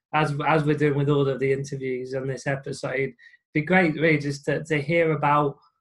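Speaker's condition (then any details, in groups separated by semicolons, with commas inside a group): No condition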